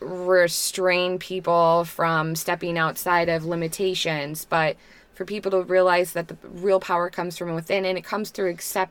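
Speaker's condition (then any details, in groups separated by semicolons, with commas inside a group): No condition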